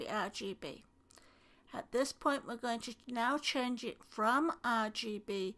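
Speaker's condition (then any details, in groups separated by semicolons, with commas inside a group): No condition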